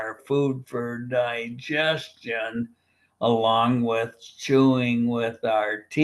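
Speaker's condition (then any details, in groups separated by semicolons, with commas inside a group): Primary lateral sclerosis, bulbar onset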